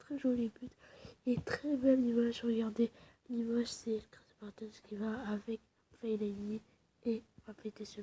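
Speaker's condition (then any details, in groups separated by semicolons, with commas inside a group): No condition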